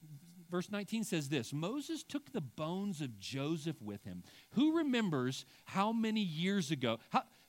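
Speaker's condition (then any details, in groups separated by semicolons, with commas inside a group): No condition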